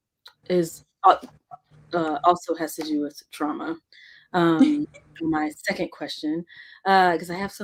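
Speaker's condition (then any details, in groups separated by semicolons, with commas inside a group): No condition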